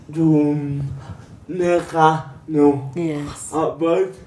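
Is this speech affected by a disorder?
Yes: cerebral palsy; noisy throat breathing as infant, needed speech learning.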